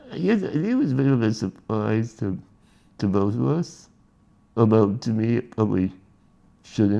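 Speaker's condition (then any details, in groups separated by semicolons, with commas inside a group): Spinal muscular atrophy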